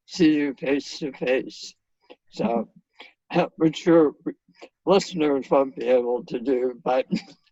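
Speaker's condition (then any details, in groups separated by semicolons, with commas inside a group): Head and neck cancer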